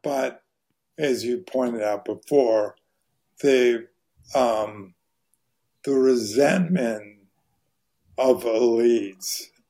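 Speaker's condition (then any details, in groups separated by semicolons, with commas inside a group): ALS; voice very hoarse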